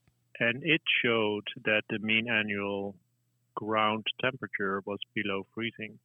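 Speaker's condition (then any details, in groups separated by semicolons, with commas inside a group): No condition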